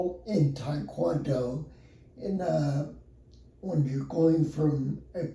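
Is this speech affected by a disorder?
Yes: spinocerebellar ataxia; onset double vision.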